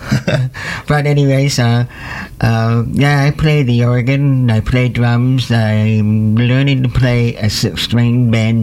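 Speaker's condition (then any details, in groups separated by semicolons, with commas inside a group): Deafness; wears hearing aids; wearing hearing aids; some speech problems, host understands fine, voice does not allow singing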